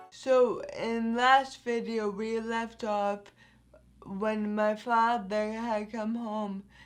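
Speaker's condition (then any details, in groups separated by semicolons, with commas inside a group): Anoxic brain injury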